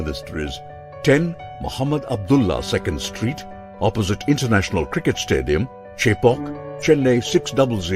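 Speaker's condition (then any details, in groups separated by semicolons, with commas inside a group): No condition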